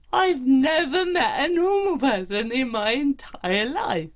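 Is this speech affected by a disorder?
Yes: cerebral palsy.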